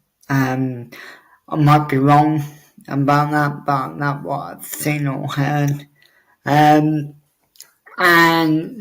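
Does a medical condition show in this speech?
Yes: cerebral palsy; obvious speech impediment.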